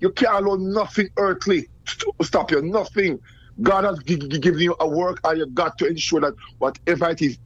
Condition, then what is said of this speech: Stuttering. I say, boy, no man, I stammer me can't.